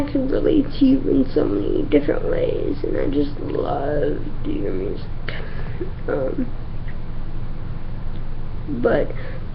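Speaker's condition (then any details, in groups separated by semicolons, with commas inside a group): Cerebral palsy; from infancy, difficulty moving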